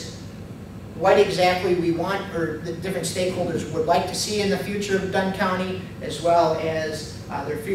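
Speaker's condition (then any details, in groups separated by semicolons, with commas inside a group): No condition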